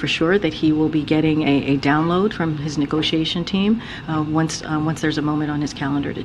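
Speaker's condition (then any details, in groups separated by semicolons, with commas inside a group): No condition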